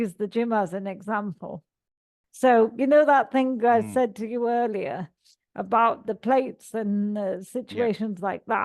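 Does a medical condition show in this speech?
Yes: cerebral palsy; all four limbs.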